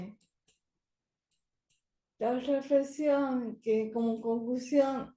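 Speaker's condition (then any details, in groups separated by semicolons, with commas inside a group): Cerebral palsy; speech not very good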